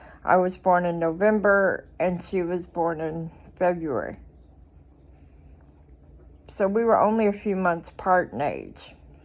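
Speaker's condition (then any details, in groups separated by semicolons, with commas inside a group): Cerebral palsy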